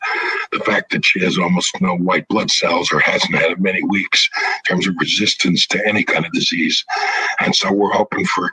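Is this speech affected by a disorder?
Yes: throat cancer, vocal cords removed; now partial voice.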